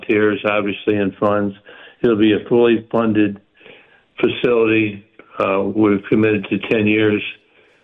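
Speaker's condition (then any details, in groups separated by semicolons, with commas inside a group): Parkinson's; stays active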